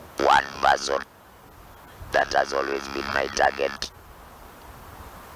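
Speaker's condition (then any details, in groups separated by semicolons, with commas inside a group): Laryngectomy for larynx cancer; cannot speak naturally, uses artificial larynx under chin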